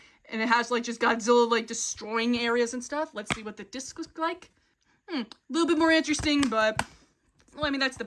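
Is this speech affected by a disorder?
No.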